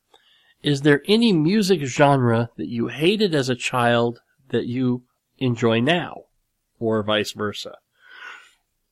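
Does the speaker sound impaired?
Yes: cleft lip and palate; nose still slightly crooked, large dent in skull at graft site.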